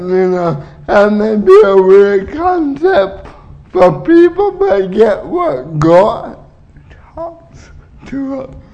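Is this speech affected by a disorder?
Yes: cerebral palsy; uses wheelchair.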